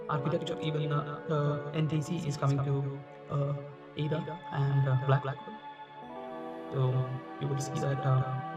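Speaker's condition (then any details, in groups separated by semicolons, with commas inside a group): No condition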